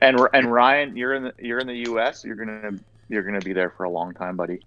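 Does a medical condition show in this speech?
No.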